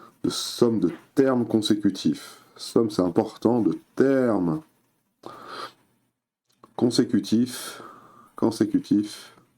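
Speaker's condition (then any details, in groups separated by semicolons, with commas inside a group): No condition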